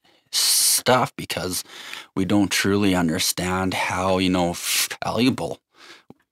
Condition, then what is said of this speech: Stuttering. You know, I spent my whole life not wanting, you know, to, you know, talk because of my stutter.